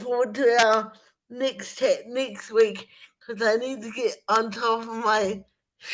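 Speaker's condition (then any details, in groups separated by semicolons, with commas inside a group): Spastic cerebral palsy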